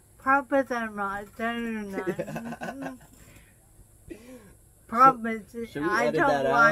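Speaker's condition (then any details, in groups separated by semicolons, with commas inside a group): Traumatic brain injury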